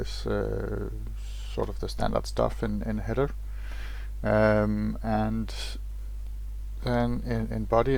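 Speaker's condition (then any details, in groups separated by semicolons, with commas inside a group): No condition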